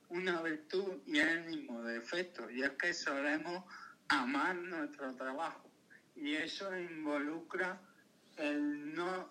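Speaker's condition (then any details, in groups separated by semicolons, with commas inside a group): Cerebral palsy; caused by meningitis in birth canal during birth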